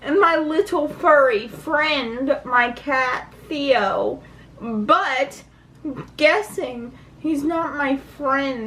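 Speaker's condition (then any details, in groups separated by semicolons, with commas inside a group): Cerebral palsy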